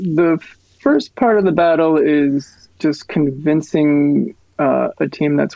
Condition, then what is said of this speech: None; typical speech.